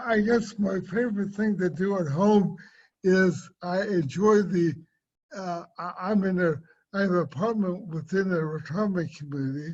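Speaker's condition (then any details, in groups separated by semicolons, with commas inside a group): Cerebral palsy; affects speech and swallowing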